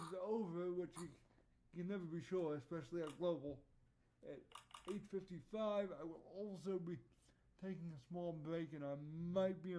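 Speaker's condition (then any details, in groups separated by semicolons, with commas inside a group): Cerebral palsy; voice tone sometimes odd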